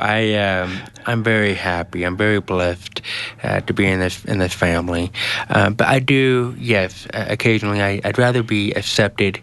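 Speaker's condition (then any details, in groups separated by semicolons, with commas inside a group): Genetic hearing loss; Child Shall Speak program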